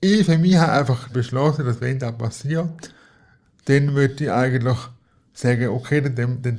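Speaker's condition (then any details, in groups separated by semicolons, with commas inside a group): Cerebral palsy; cerebral palsy since birth, physical not cognitive, wheelchair user, moved on knees as child; needs daily help, personal assistance via IV assistance contribution for almost 10 years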